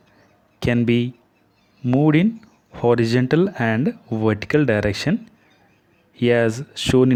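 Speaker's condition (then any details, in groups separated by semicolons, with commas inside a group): No condition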